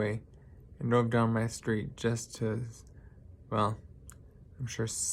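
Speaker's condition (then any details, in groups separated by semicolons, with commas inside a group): Traumatic brain injury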